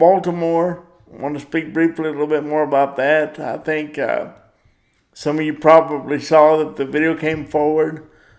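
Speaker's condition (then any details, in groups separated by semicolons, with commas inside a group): Cerebral palsy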